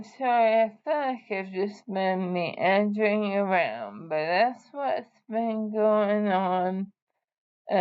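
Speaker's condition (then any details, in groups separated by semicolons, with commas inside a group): ALS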